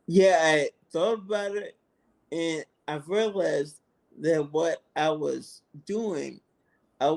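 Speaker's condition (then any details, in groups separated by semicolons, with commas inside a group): Multiple sclerosis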